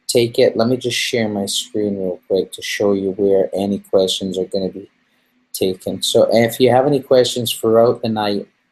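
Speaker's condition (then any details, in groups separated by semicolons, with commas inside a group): No condition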